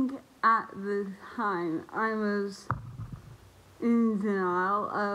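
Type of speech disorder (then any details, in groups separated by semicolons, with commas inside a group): Dysarthria; autoimmune reaction to virus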